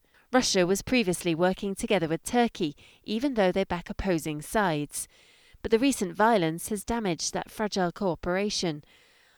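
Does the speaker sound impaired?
No.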